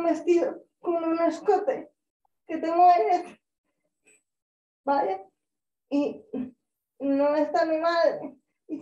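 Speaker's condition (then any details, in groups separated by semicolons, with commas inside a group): Cerebral palsy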